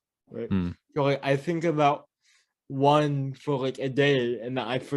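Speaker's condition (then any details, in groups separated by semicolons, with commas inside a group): Cerebral palsy; mild speech impediment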